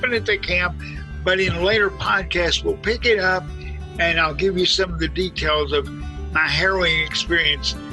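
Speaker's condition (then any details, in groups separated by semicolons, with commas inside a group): Cerebral palsy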